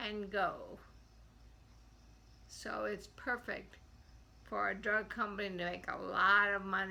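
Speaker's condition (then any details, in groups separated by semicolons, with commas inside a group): Multiple sclerosis; onset around age ten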